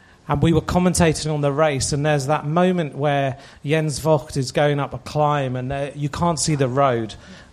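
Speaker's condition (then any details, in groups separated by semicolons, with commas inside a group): No condition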